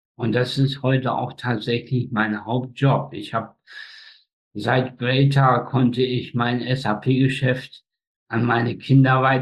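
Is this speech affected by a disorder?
Yes: spastic tetraparesis, spastic quadriplegia; speech control difficulties.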